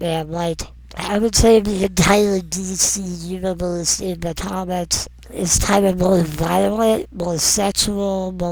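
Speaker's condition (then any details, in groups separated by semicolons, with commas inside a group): Non-progressive muscular dystrophy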